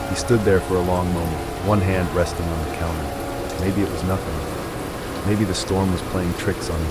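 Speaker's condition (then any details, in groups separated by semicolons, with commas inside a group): No condition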